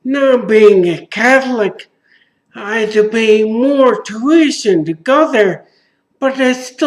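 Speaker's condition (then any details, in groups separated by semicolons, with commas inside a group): Traumatic brain injury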